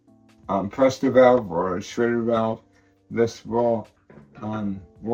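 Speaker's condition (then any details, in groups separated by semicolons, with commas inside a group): Cerebral palsy; tends to mess up words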